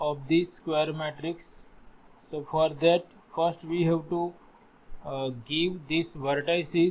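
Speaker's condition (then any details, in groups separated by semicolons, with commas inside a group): No condition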